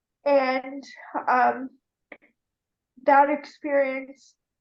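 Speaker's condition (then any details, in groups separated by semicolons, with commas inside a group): Cerebral palsy; arm spasms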